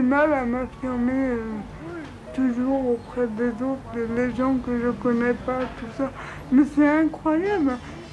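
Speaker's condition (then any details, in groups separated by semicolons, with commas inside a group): Cerebral palsy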